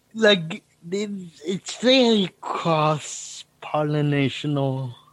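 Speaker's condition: Cerebral palsy; noticeable speech impediment

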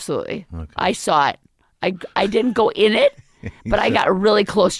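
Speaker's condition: Vocal fold paralysis; left vocal cord paralysis after ten-hour pear-sized brain tumor surgery, permanent, past intubation, tracheostomy, feeding tube; about two years post-surgery, steroid injections, type 1 thyroplasty, palatal adhesion with implant, further surgery possible; voice after recent surgery said temporary, still hard to swallow, earlier unable to swallow or talk

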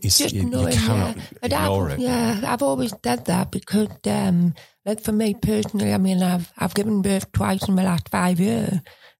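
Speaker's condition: Usher syndrome, profound deafness; profound deafness since childhood, diagnosed around age eight, formerly hearing aids, cochlear implants; breathes differently, possibly linked to hearing loss, poor use of Entonox

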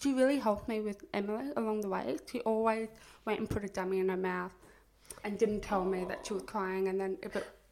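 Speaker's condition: Profound deafness; profound deafness diagnosed at 18 months, cause unexplained, cochlear implant, saw surgeon 10 years ago, basic sign language; speech therapy in childhood, able to talk, oral communicator

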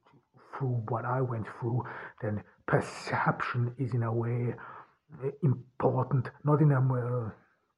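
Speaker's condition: Stuttering; voice distorted after surviving gas attacks; unscripted podcast speech in English as non-native speaker; singing voice raw, scratchy and very deep, no voice enhancers; prolonged sounds

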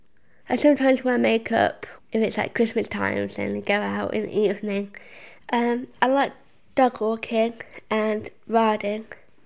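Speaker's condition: Down syndrome; had operation for hole in the heart; says Down syndrome barely affects her, gets support from personal assistant

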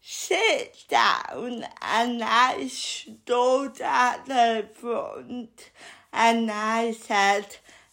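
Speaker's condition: Cerebral palsy; talks slowly

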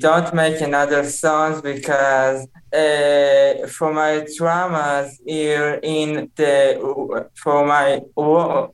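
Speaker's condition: Stuttering; stutters in every sentence, speaking English and Hebrew very hard, exhausting; prolonged sounds

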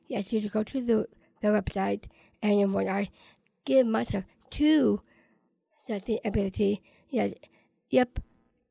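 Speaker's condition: Down syndrome

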